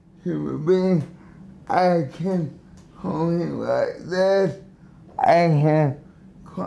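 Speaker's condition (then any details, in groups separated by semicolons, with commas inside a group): Cerebral palsy, severe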